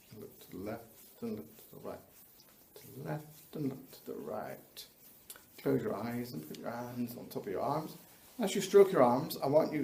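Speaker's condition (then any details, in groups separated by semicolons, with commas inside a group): No condition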